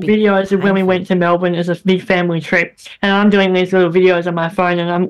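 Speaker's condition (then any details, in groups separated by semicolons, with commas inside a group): Bilateral cleft lip and palate; congenital, lifelong speech therapy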